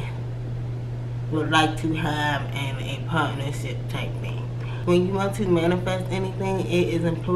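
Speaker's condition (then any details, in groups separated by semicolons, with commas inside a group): Cerebral palsy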